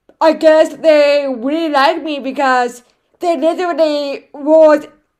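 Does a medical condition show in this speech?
Yes: cerebral palsy; right-sided, premature, diagnosed 6 months, limp, foot braces, small right hand, foot surgeries at 7, 11; speech disability, predicted never to talk, first word around one year, speech therapy since age one.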